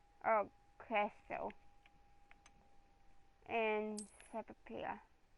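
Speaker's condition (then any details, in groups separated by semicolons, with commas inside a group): Cerebral palsy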